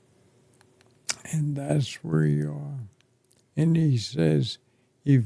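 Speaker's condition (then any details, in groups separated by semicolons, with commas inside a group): ALS; affects chest and throat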